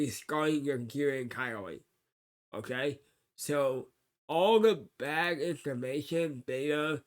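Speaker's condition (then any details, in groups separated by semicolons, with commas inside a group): Cerebral palsy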